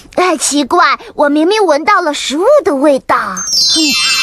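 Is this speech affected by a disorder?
No.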